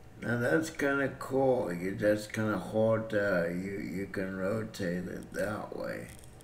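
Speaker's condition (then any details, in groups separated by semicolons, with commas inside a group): Cerebral palsy; breathing fine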